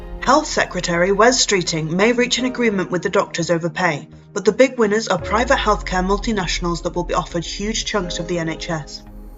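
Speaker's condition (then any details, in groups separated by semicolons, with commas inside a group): No condition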